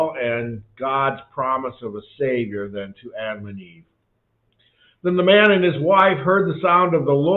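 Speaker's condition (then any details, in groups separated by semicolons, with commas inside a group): No condition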